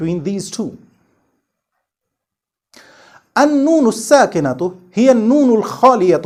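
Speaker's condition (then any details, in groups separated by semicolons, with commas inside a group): No condition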